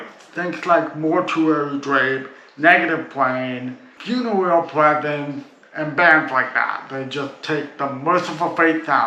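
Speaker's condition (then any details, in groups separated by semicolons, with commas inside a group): Cerebral palsy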